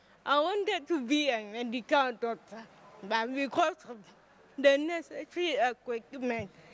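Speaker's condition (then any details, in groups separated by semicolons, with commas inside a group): Cerebral palsy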